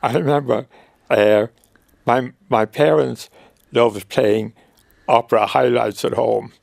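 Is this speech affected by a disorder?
Yes: motor neuron disease; diagnosed at St. Vincent's about a year after retiring, early falls running, thumb pain, wheelchair; about 5.5 years since diagnosis; may get out of breath while talking, voice still sounds characteristically like himself.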